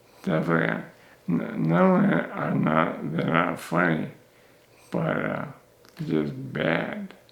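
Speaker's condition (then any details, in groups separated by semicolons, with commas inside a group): Chronic progressive multiple sclerosis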